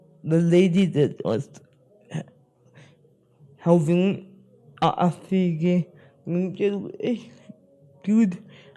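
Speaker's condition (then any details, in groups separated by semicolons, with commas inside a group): Spastic cerebral palsy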